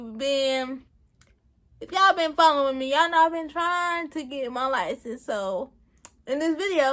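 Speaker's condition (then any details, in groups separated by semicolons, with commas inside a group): Cerebral palsy; present since birth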